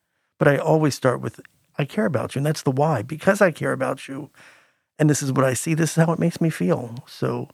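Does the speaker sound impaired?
No.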